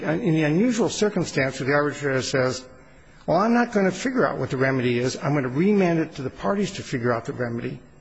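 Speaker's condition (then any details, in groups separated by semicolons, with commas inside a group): No condition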